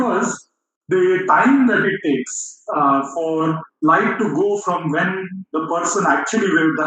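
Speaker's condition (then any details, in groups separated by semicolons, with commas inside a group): No condition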